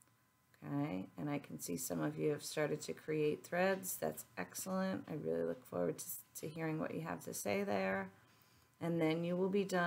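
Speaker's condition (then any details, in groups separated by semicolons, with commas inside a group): No condition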